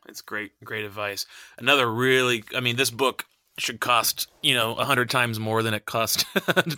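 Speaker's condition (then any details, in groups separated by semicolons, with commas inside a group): No condition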